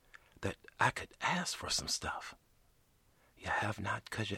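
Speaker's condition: No condition

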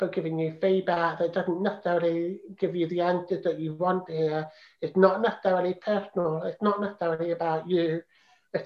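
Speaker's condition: Profound deafness, congenital profound deafness; uses sign language socially

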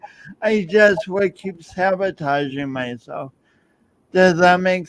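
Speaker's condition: Speech impediment; since birth

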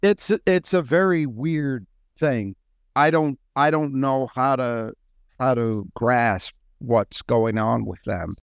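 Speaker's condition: No condition

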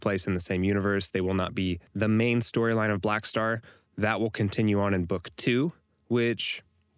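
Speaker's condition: No condition

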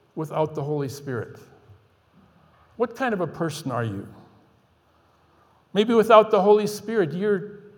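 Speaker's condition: No condition

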